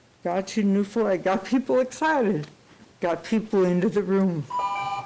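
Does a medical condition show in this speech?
Yes: cerebral palsy; unable to type.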